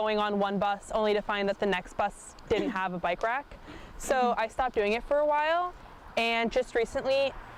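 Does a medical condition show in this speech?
No.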